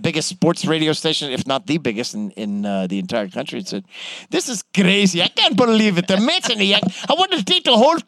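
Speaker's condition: No condition

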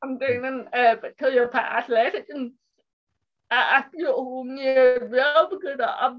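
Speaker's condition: Cerebral palsy; speech impairment

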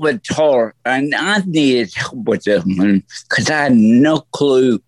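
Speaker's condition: Stroke; voice affected

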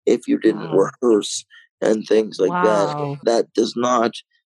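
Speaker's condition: Cerebral palsy, mild

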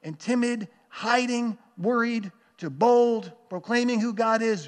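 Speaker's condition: No condition

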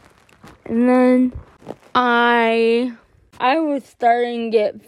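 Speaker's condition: Cerebral palsy; age 17, cbd oil since freshman year for cerebral palsy and anxiety

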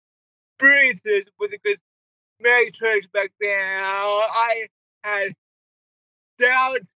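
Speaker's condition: Cerebral palsy; speech impediment, talks really slow, mind thinks faster than can talk

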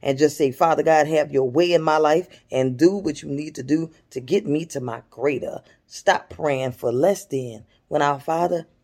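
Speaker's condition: No condition

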